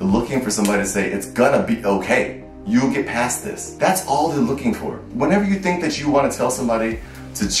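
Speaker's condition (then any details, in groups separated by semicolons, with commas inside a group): No condition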